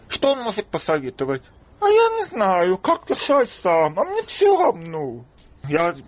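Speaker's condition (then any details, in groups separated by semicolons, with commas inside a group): Deafness, congenital; speaks little, lip-reads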